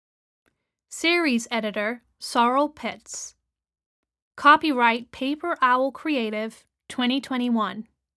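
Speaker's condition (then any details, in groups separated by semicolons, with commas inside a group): No condition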